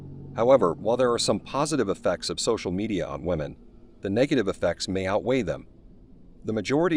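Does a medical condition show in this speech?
No.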